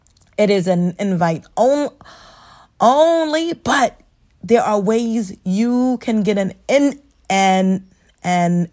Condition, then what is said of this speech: Stuttering. And a little disclaimer, I am a stutterer, so you will hear me stumble upon words, and it is okay.